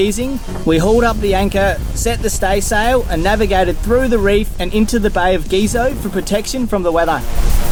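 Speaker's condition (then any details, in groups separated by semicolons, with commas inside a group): No condition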